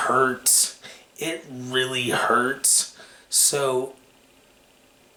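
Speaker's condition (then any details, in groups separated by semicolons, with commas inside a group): Cerebral palsy; takes medication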